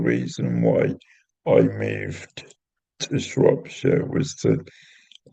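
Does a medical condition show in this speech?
Yes: cerebral palsy; intrathecal baclofen pump.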